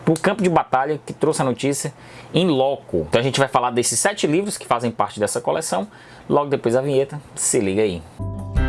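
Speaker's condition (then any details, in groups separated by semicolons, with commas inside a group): No condition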